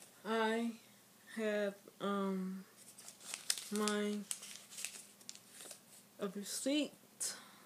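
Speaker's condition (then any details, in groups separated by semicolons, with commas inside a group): Speech impairment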